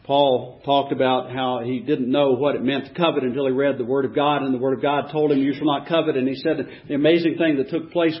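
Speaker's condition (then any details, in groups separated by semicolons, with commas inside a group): No condition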